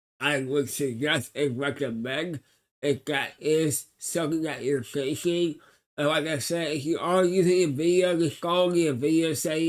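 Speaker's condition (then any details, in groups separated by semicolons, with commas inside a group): Cerebral palsy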